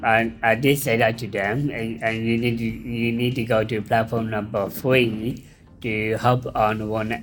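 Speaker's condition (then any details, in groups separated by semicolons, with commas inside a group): Down syndrome; intellectual disability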